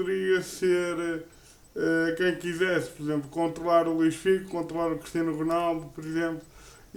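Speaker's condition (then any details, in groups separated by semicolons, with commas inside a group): Cerebral palsy; uses a wheelchair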